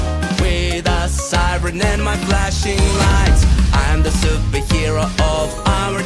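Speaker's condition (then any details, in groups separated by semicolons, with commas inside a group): No condition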